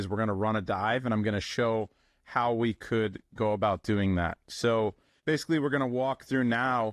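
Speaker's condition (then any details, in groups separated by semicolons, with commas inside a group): No condition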